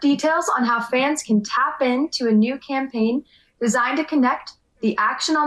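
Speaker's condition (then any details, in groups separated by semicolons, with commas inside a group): No condition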